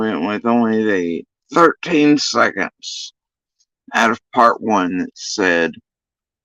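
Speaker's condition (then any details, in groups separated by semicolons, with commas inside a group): Facial paralysis after surgery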